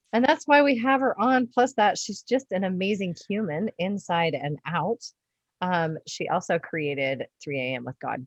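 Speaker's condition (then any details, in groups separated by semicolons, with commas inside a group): No condition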